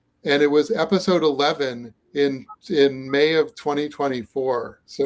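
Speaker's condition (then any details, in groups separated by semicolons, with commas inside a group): No condition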